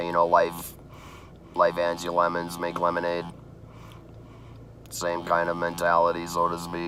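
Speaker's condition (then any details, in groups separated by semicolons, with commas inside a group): Laryngeal cancer laryngectomy, electrolarynx; laryngectomy, tracheostomy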